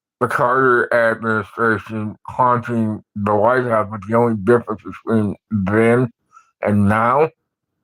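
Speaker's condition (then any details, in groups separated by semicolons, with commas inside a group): Parkinson's; speech impediment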